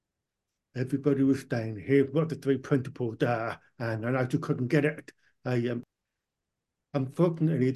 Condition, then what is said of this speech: Deafness. I started off wearing hearing aids, which would shift about powerful enough for me to hear my own speech, which is why my speech isn't too bad.